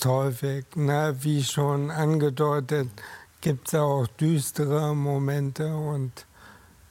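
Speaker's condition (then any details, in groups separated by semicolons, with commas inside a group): ALS; alternative therapies tried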